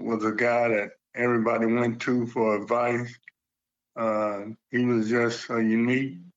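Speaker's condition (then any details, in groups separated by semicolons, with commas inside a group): Parkinson's; age 70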